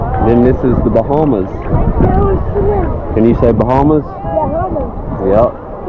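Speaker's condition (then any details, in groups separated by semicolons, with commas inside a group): No condition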